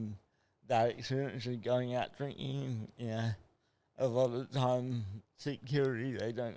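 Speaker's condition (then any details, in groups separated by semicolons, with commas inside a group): Cerebral palsy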